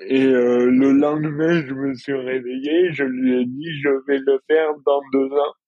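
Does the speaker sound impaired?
Yes: dystonia; rare neurological dystonia, involuntary muscle contractions, onset in childhood, daily physical effort, heavier for past 5 years; receives injections, more pain before injection, improved balance, no longer falls.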